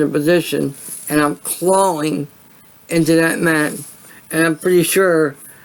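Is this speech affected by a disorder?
Yes: cerebral palsy; voice sound affected.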